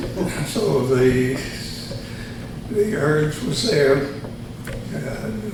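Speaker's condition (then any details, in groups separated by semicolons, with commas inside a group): Tongue cancer surgery; both sides of tongue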